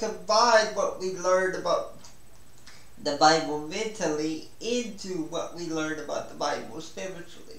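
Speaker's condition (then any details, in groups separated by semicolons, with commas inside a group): Spastic cerebral palsy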